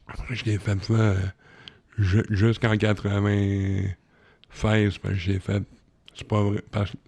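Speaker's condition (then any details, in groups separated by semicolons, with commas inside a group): Cerebral palsy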